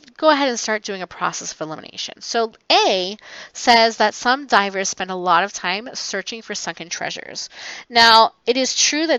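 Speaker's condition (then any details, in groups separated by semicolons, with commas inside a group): No condition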